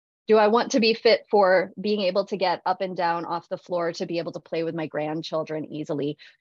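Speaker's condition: No condition

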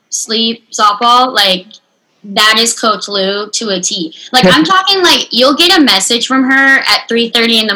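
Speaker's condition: Unilateral cleft lip and palate, severe; congenital

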